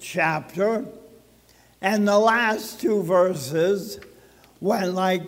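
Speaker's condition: ALS (Lou Gehrig's disease); swallowing

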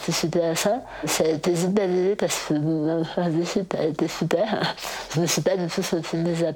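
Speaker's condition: Total glossectomy; eats everything perfectly again

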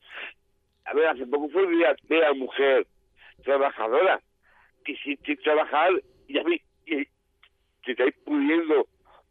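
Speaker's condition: Down syndrome; genetic, extra chromosome

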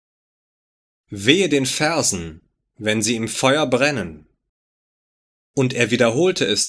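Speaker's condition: No condition

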